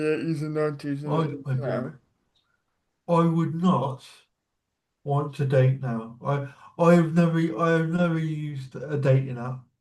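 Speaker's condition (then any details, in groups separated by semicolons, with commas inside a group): Cerebral palsy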